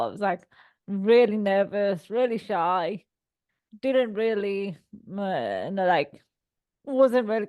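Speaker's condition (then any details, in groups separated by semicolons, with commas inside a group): Cerebral palsy; all four limbs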